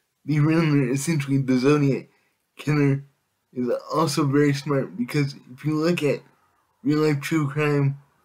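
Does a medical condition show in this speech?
Yes: cerebral palsy; able to speak.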